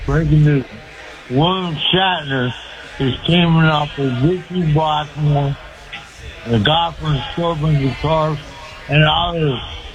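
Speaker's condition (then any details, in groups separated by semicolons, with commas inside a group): Speech impediment; reports being able to walk, possibly uses walker called dream catcher; hard to understand, host and others unsure what was said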